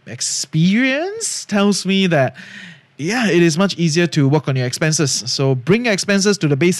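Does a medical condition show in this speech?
No.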